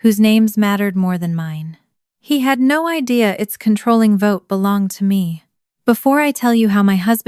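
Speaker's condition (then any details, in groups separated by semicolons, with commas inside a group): No condition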